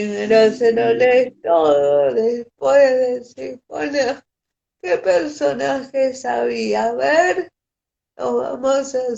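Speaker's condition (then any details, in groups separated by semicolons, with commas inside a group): Cerebral palsy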